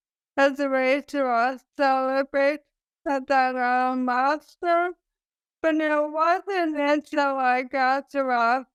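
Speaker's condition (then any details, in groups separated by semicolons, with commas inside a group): ALS; sporadic form, cause unknown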